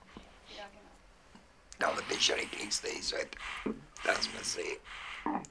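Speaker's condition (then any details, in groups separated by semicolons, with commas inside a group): Laryngectomy, esophageal speech; larynx removed by operation; natural voice lost, relearned speaking with logopedist from about four weeks post-op, esophageal air speech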